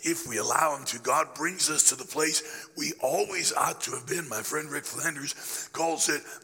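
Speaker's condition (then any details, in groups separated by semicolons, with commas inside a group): Laryngeal cancer after radiation; still affected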